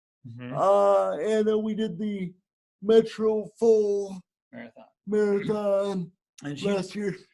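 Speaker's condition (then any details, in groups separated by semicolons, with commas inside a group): Cerebral palsy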